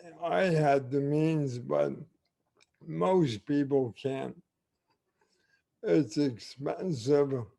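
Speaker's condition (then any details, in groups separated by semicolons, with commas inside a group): ALS; limb onset, prior ulnar nerve and cervical spine surgery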